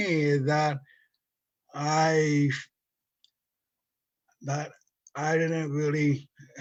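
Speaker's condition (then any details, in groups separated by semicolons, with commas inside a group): Stutter from brain injury; mild cerebral palsy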